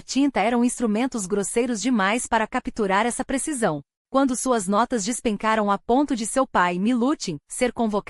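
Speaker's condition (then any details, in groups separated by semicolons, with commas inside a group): No condition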